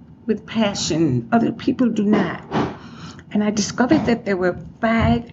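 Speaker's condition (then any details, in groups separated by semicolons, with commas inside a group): Profound deafness, acquired, profound; progressive hereditary hearing loss, born hearing, hard of hearing childhood, profoundly deaf teen after water-skiing fall; uses captioning device, relies on lip reading, no usable residual hearing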